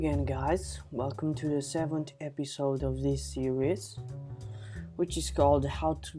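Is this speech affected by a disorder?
No.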